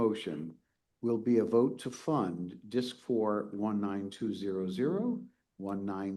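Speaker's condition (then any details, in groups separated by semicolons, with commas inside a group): No condition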